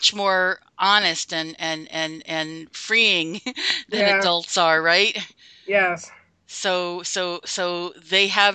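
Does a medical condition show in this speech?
Yes: stuttering; onset age 5 after fluent speech from age 2, stuttering ever since; half year speech therapy in 3rd grade, none in Catholic school, adult therapy few years ago; formerly avoided speaking situations, speechless at first self-help group meeting, said name and stutter by fourth or fifth; here repeated sounds, repeated words.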